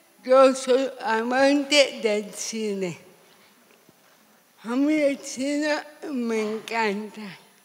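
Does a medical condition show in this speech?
Yes: severe cerebral palsy.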